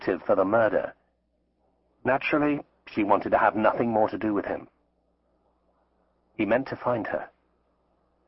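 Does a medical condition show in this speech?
No.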